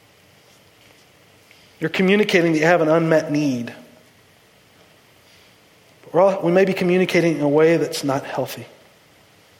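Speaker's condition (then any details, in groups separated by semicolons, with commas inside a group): No condition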